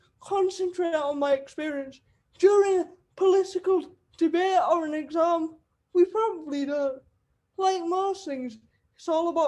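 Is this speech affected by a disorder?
Yes: cerebral palsy; wheelchair user.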